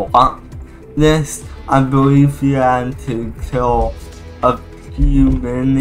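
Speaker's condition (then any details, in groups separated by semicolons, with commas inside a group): Cerebral palsy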